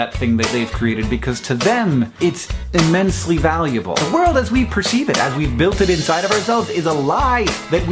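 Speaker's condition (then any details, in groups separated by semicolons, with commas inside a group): No condition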